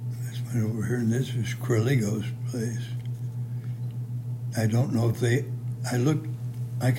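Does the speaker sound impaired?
Yes: Parkinson's, severe.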